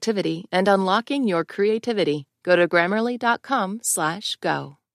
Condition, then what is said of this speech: No condition.